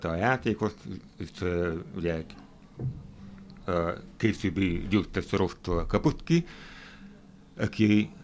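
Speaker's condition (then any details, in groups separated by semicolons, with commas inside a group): Hearing impairment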